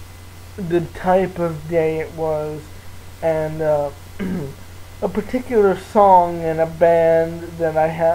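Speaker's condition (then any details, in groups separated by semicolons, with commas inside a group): Cerebral palsy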